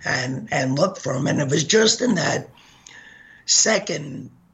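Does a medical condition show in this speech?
Yes: gunshot injury to voice box; shot 15 times, face bullet ripped esophagus, hit spine, lodged 3 mm by carotid.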